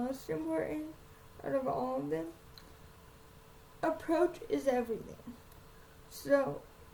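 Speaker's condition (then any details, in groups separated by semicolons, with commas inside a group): Cerebral palsy, spastic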